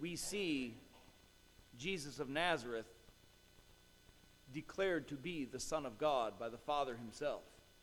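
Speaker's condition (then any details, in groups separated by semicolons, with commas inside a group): No condition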